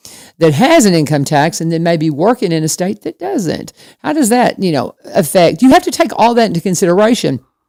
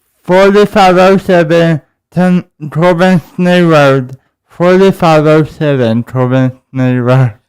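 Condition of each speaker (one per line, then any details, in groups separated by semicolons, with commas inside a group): No condition
Cerebral palsy; spine surgery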